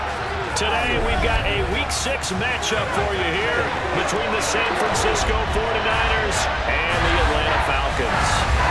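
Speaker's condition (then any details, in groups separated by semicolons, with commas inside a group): No condition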